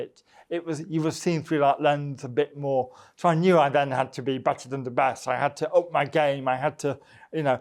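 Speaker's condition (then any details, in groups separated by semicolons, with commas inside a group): Cerebral palsy; from birth, oxygen starvation at birth; affects voice box, strangulated voice, less clear to others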